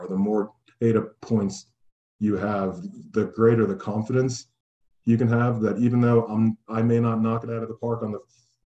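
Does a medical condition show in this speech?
Yes: stuttering; lifelong stutter, cannabis reported to help stuttering; here prolonged sounds.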